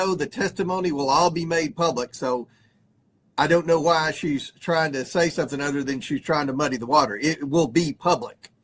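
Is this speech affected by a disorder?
No.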